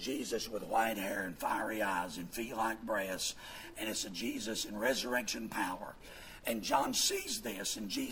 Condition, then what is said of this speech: Vocal cord paralysis. And he said, they don't work as good as the other, but they allow you to speak.